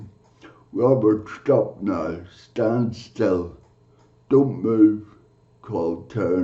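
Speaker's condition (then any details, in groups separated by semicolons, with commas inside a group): Cerebral palsy; from birth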